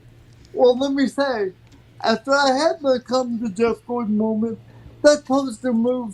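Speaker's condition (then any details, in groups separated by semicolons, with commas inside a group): Cerebral palsy; from birth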